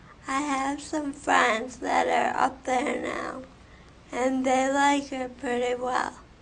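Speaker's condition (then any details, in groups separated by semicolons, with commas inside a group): Friedreich's ataxia; genetic progressive neurological disorder; speech difficulty 6-8 months, hard to understand, runs out of breath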